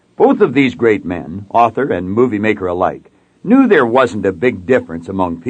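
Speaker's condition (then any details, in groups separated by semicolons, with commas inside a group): No condition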